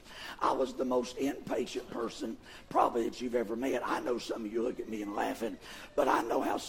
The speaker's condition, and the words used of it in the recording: Vocal cord paralysis. But my vocal cords are paralyzed. They don't come together. They don't move.